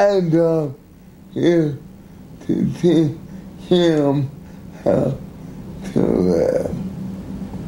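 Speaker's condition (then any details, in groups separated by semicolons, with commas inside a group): Cerebral palsy, severe; present from birth; uses wheelchair, service dog; struggles to talk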